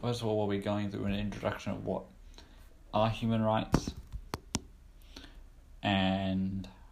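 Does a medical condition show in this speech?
Yes: cerebral palsy; cerebral palsy since birth, diagnosed age two, dyspraxia, needed multiple therapies, only one therapy allowed.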